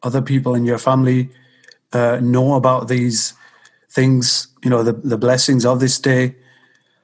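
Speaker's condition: No condition

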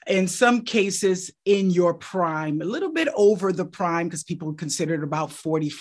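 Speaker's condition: No condition

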